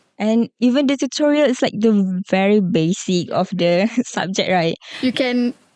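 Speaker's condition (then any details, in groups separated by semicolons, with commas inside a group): No condition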